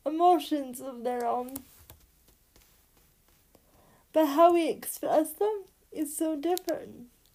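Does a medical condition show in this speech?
Yes: cerebral palsy; since birth, physical disability; trouble getting words out, speaking only two words at a time.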